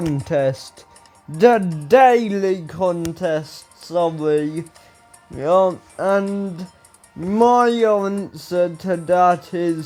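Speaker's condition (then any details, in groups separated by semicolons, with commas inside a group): Ataxia; speech recently worse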